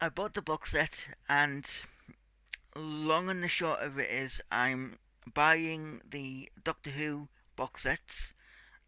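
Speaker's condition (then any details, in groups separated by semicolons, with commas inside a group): Cerebral palsy; tight muscles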